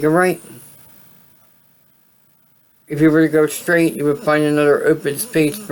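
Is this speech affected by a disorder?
Yes: cerebral palsy; voice sound affected.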